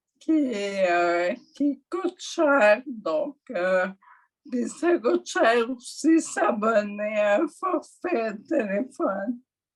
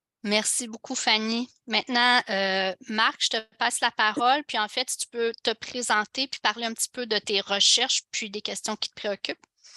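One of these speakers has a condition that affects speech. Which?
The first: mild dysarthria; mild dysarthria, not understood by voice assistant.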